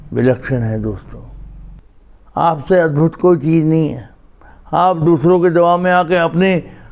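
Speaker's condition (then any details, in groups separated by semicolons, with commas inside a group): Cerebral palsy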